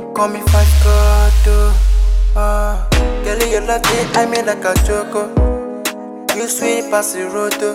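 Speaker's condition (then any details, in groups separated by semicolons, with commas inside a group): No condition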